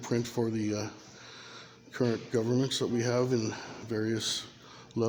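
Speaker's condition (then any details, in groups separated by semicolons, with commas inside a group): No condition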